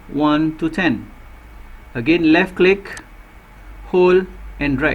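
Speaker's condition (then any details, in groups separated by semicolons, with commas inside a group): No condition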